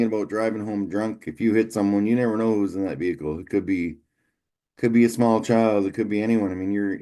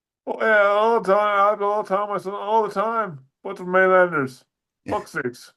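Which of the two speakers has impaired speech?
The second: dysarthria; crash brain damage, atlanto-occipital neck injury, severe mobility limits; weaker speech muscles.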